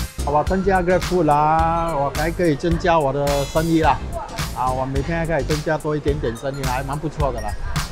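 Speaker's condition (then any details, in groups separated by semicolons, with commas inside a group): No condition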